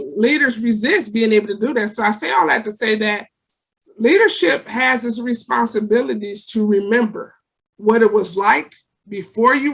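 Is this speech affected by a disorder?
No.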